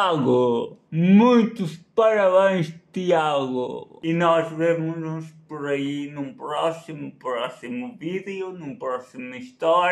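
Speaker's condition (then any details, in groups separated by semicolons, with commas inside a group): Cerebral palsy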